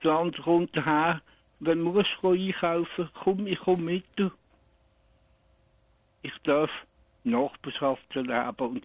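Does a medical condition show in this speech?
Yes: oral cavity cancer, partial glossectomy; oral cavity cancer diagnosed 2 years ago at about 56, half of tongue removed, neck opened surgically, tracheotomy; torn diaphragm, cannot breathe properly, not expected to improve.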